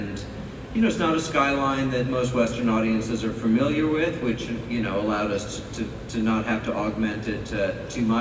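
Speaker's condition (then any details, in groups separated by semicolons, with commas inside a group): No condition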